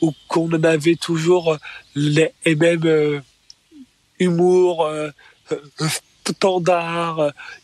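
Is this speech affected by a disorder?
Yes: stuttering; developmental stuttering, diagnosed at age 4, first misdiagnosed as Gilles de la Tourette by psychiatrist; stutter noticeable on stage, audience thought stutter was acted, elocution and rhythm not radio-smooth; here repeated sounds, prolonged sounds.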